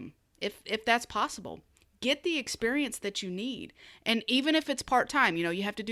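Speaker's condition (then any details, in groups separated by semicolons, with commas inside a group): No condition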